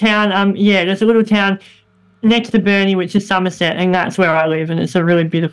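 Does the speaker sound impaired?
Yes: bilateral cleft lip and palate; speech therapy in childhood and after operations into high school, once squeaky, very airy, nasal, much improved.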